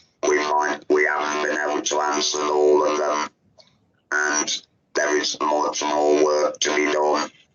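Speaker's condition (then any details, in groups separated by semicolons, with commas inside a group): Laryngectomy; laryngectomy for larynx cancer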